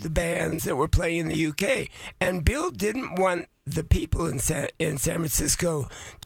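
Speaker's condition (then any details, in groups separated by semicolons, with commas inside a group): Voice changed after vocal cord surgery; likened to Miles Davis after surgery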